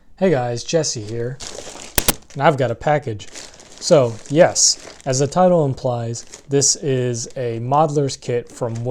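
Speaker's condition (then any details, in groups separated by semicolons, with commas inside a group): No condition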